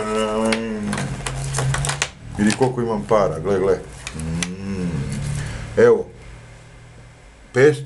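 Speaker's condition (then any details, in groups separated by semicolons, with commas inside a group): No condition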